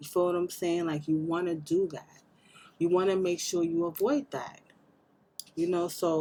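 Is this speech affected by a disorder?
No.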